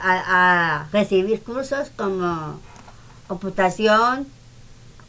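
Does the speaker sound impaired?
Yes: Down syndrome.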